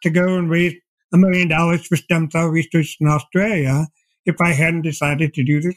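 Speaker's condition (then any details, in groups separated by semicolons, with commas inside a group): Deafblindness; progressive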